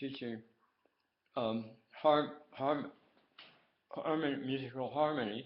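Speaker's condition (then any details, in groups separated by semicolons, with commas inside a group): Tongue cancer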